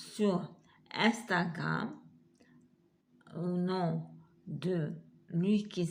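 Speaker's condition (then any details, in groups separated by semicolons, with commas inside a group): Multiple sclerosis; wheelchair, hand difficulties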